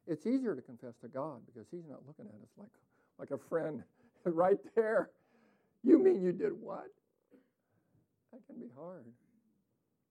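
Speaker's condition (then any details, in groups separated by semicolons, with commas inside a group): No condition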